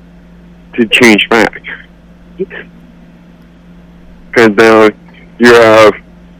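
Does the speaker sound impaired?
Yes: cerebral palsy; accepts own voice, declined voice surgery due to risk of losing speech.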